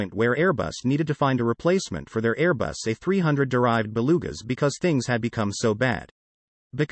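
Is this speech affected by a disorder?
No.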